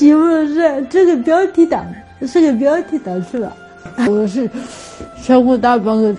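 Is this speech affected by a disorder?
Yes: cerebral palsy; cerebral palsy from oxygen deprivation at birth, not born in hospital due to poverty, unable to do manual labor.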